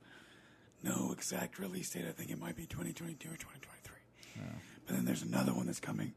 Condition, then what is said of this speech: Vocal cord paralysis. I'm cancer-free, but now I've got a paralyzed vocal cord to deal with, so hence the voice.